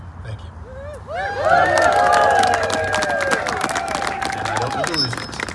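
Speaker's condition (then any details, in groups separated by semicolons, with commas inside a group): No condition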